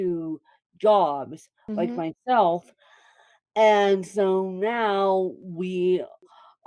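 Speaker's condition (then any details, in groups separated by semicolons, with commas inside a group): Cerebral palsy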